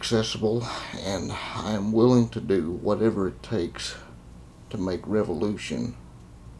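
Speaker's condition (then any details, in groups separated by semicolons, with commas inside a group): Cerebral palsy; congenital cerebral palsy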